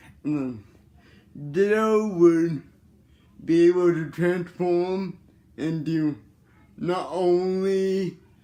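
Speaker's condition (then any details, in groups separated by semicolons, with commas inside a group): Cerebral palsy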